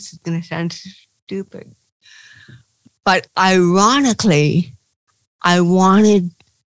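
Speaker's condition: Cerebral palsy; chronic pain

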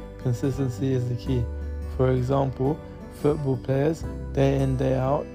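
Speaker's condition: No condition

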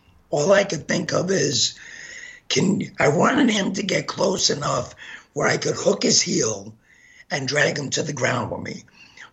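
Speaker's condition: Gunshot injury to voice box; shot 15 times, face bullet ripped esophagus, hit spine, lodged 3 mm by carotid; bullet still lodged behind carotid artery, from Oak Creek Sikh temple shooting

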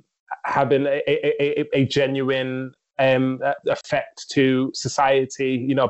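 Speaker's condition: Stammer; considered mute, did not speak until age five, needed speech therapy but never had it; stammer audible in recording, uses rhythmic techniques from rapping in everyday speech; chest and mind contract when stammering, even now, rapping Eminem lyrics let speech flow loosely; repeated sounds, blocks

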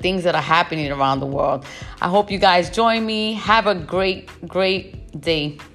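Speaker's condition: No condition

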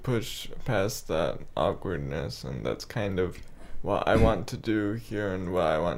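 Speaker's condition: Cerebral palsy, spastic quadriplegia

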